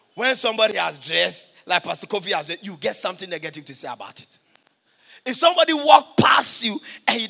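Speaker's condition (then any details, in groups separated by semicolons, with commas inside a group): No condition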